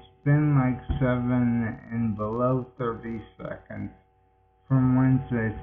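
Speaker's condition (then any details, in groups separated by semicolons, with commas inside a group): Multiple sclerosis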